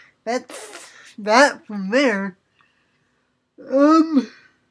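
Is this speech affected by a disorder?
Yes: cerebral palsy.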